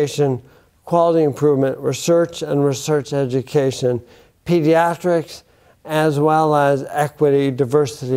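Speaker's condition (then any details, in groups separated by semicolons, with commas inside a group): Bulbar onset ALS; affects speech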